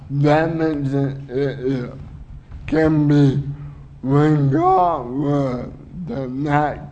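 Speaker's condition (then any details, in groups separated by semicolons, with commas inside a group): Cerebral palsy; uses wheelchair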